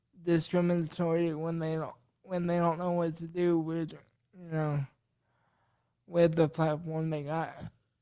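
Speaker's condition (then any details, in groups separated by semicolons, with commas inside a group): Cerebral palsy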